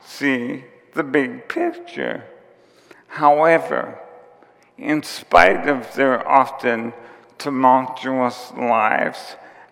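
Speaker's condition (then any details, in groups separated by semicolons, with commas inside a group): ALS; onset with tiredness and clumsiness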